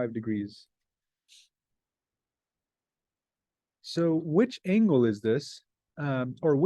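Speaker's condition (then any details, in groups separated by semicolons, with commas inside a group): No condition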